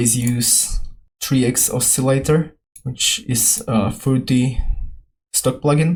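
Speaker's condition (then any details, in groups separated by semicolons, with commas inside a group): No condition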